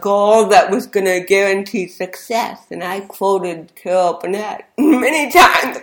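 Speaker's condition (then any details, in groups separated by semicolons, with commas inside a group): Cerebral palsy; hearing impaired, CP preschool in Long Beach from 18 months, childhood physical, occupational, speech therapy; very slurred speech as a child from cerebral palsy plus hearing impairment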